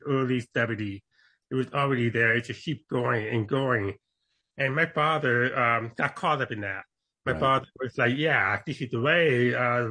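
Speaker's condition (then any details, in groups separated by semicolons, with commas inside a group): Deafness; congenital deafness, born deaf, mainstreamed into hearing schools as child; deaf accent, tries to speak as clearly as possible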